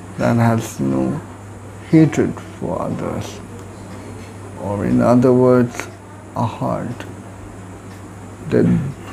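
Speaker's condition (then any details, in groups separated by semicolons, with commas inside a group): Cerebral palsy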